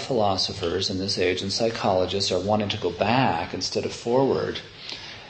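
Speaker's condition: No condition

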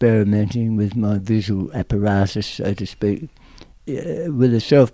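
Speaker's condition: Tongue cancer; aggressive tongue cancer

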